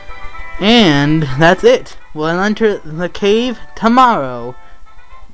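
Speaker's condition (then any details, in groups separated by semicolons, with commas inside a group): No condition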